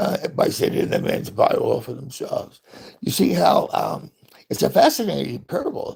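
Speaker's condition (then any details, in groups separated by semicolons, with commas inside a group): Parkinson's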